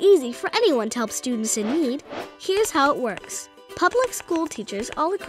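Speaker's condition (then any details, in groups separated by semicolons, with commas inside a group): No condition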